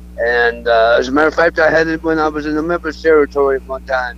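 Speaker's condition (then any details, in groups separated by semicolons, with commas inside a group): Throat cancer; cancer survivor, alive and well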